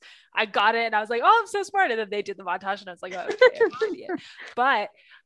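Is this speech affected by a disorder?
No.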